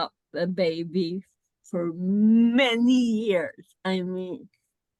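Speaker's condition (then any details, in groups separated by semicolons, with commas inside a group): Cerebral palsy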